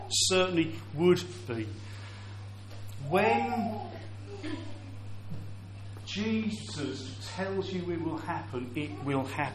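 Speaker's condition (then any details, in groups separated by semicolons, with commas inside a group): Stammer; prolonged sounds, blocks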